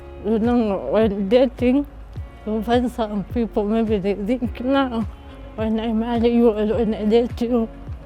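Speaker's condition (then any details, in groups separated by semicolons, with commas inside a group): Cerebral palsy; since birth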